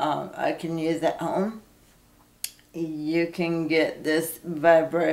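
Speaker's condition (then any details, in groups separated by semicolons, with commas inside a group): Cerebral palsy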